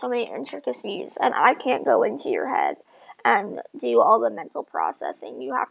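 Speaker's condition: Bilateral cleft lip and palate; nose and palate

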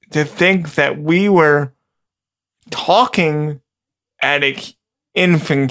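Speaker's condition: Cerebral palsy; wheelchair user, first wheelchair at age 6, earlier used wheelchair-type stroller; vocal ability might be a little different

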